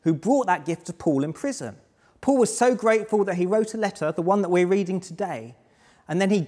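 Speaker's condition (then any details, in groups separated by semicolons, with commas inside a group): No condition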